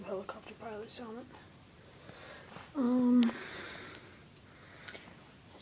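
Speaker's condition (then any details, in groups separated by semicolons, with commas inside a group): No condition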